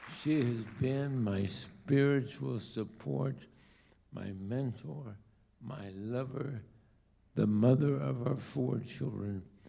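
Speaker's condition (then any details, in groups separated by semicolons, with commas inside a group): ALS; diagnosed about two years ago, late onset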